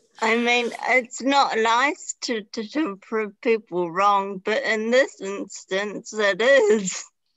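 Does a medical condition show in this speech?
Yes: traumatic brain injury; relearned talking.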